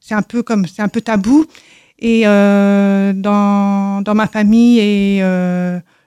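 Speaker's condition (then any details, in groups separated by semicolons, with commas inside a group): Deafness from birth; congenital, right-ear hearing aid from age 2.5 to 3, left ear hears nothing, left aid refused; learned to speak through many speech therapy sessions, speech does not reveal deafness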